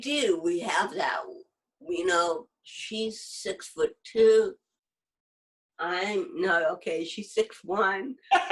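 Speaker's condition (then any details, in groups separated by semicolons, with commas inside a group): Cerebral palsy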